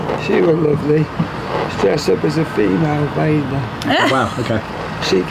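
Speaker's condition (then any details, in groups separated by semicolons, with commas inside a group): Motor neurone disease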